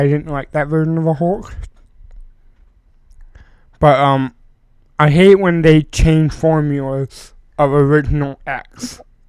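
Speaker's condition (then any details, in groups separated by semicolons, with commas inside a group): Cerebral palsy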